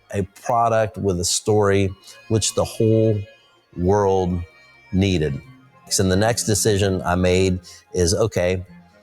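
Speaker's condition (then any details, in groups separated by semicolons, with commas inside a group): No condition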